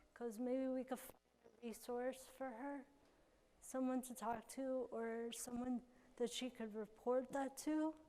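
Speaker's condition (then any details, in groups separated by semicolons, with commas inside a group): Cerebral palsy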